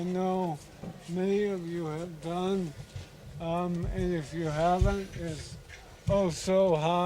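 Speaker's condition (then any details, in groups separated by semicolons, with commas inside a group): ALS, bulbar onset; voice onset, spread to hands; voice affected first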